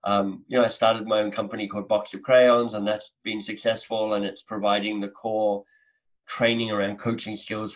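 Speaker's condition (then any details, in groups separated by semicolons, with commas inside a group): Cleft lip and palate, mild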